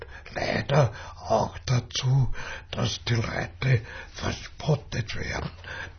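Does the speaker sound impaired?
Yes: dystonia with speech disorder; can only speak slowly.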